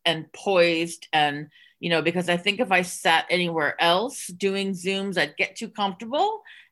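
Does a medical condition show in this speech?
No.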